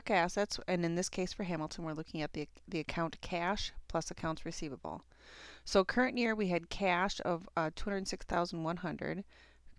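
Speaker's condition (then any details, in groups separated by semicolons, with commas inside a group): No condition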